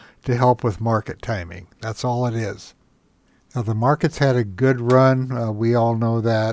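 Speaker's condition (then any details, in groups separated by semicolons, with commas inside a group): No condition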